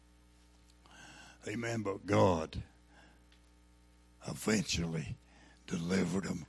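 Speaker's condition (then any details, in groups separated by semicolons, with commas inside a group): Throat cancer, lost vocal cord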